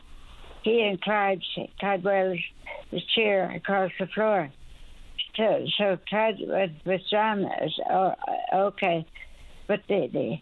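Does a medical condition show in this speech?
Yes: speech impediment after stroke, mild; stroke a couple of years ago; some words may need clarifying, son Chess offers to clarify.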